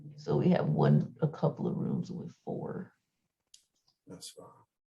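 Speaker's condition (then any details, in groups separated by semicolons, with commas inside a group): No condition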